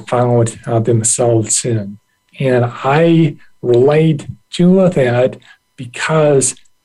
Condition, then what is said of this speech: Aphasia. Aphasia is a speech and language deficit, and so obviously I still struggle a little with